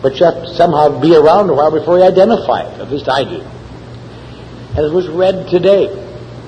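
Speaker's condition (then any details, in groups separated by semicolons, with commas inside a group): No condition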